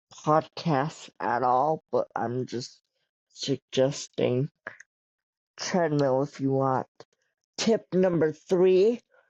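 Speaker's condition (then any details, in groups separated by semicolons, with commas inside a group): Cerebral palsy; wheelchair user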